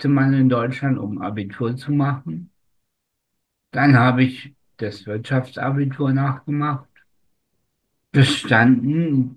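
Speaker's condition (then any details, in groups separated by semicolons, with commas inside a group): Spastic tetraparesis; from birth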